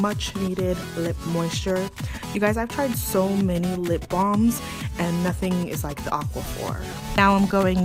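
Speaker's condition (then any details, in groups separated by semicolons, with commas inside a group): No condition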